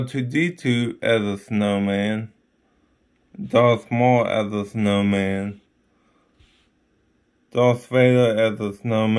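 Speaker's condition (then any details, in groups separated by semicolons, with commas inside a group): Ataxic cerebral palsy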